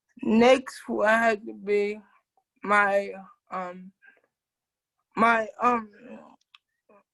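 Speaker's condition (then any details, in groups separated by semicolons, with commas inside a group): Cerebral palsy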